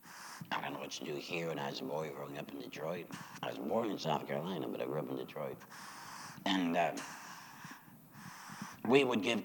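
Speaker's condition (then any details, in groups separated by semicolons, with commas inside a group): Laryngectomy; chemo and radiation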